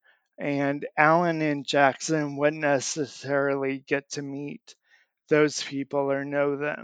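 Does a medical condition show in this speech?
Yes: amyotrophic lateral sclerosis; onset last fall, leg bouncing at rest, muscle twitches, weakness in legs and arms, walker since falls; months since diagnosis, on treatment, can't dress self, sometimes needs help brushing teeth; still able to speak, voice and message banking done for future speech loss.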